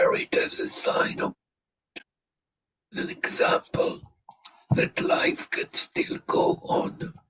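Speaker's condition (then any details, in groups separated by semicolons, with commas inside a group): Laryngectomy; about 18 years since cancer diagnosis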